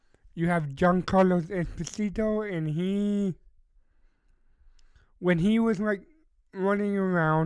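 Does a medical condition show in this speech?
Yes: cerebral palsy.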